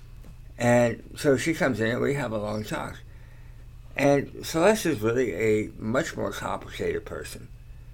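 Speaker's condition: Tongue cancer surgery; radiation

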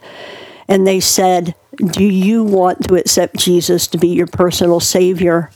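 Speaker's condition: Cleft palate; born two months premature

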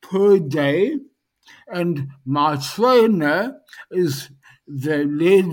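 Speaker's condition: Dysarthria post-stroke; speech highly affected

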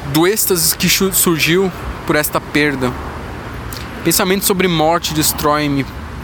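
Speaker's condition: No condition

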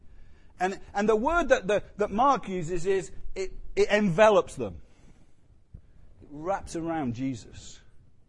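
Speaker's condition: No condition

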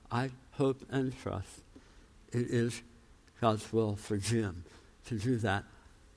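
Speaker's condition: Tongue cancer, jaw reconstruction, osteonecrosis of jaw after radiation; radiation-treated tongue cancer, titanium implants

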